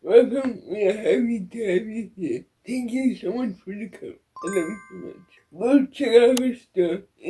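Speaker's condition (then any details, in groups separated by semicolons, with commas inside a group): Cerebral palsy; wheelchair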